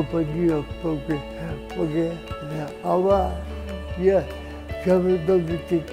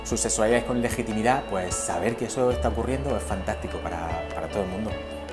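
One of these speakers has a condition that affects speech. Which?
The first: cerebral palsy.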